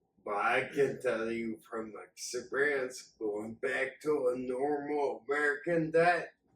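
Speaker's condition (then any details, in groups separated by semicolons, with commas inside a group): Acquired and hereditary ataxia; acquired ataxia accelerating hereditary ataxia of unknown type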